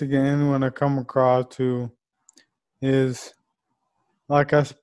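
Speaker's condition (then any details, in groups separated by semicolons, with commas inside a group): ALS; podcast recorded for future computerized voice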